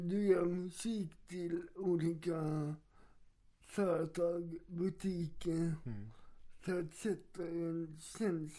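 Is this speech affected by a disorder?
Yes: cerebral palsy; wheelchair user.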